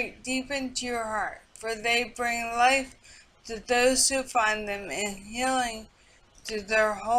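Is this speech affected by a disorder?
Yes: multiple sclerosis; speech affected.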